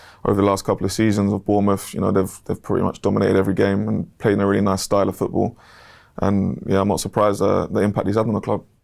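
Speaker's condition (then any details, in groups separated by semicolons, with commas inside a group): No condition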